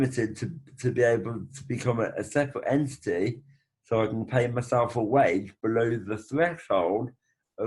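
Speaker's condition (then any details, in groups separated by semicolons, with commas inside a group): Brain bleed with facial paralysis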